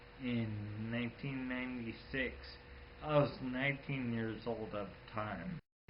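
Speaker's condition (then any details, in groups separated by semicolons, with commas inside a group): Friedreich's ataxia; genetic, progressive, nervous system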